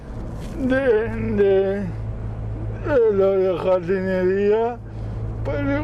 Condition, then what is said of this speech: Cerebral palsy. Hemos visto que tiene alguna dificultad para hablar, pero se le entiende perfectamente, ¿no?